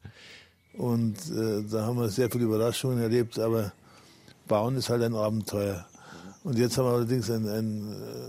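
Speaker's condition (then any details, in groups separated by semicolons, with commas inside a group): Parkinson's disease; almost no tremor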